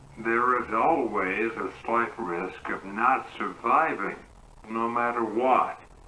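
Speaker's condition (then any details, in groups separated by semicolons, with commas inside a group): Cerebral palsy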